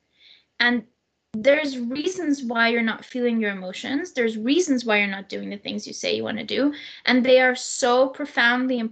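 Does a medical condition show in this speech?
No.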